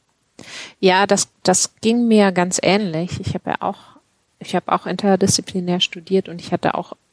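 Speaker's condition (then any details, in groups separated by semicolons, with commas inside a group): No condition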